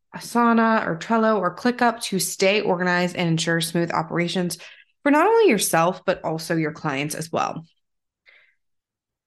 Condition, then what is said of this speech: No condition.